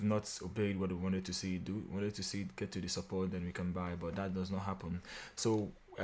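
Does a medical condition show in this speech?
No.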